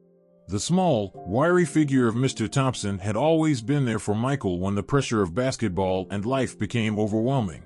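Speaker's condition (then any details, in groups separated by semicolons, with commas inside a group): No condition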